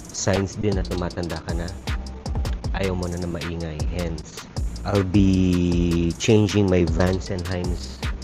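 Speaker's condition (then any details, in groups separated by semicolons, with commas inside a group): No condition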